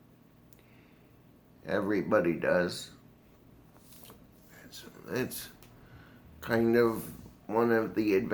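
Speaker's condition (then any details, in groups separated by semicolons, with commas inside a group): Cerebral palsy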